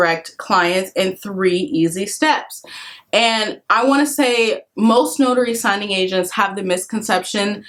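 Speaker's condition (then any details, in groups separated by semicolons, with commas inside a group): No condition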